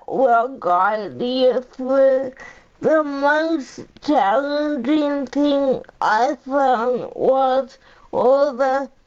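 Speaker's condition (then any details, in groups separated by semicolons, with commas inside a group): Cerebral palsy; uses a power chair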